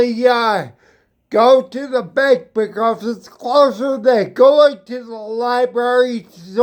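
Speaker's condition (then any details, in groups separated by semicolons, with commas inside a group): Spinocerebellar ataxia; speech sounds drunk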